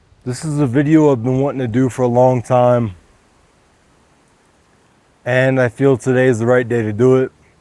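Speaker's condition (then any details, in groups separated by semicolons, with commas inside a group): No condition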